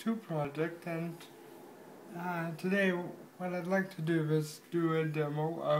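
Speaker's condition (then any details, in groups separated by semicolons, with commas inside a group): Cerebral palsy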